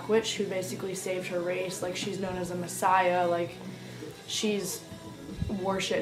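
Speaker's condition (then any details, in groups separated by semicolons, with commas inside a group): No condition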